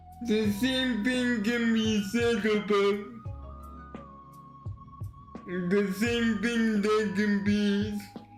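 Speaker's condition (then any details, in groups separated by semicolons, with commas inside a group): Cerebral palsy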